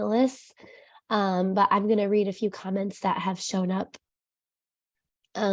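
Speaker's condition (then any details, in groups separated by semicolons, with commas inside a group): No condition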